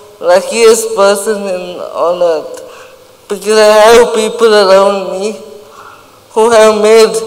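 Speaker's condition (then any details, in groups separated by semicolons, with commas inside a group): Cerebral palsy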